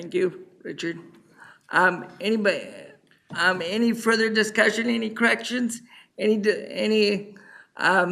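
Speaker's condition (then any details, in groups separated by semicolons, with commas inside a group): Cerebral palsy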